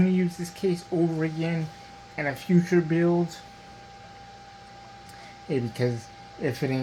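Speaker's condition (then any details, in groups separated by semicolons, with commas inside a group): Cerebral palsy; diplegia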